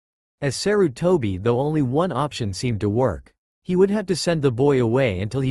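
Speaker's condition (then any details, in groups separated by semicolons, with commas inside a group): No condition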